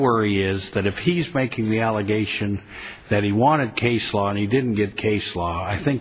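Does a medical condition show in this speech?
No.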